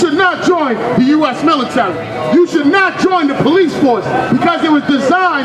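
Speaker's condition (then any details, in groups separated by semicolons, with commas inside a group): No condition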